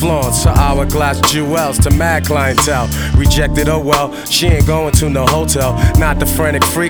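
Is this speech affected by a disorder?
No.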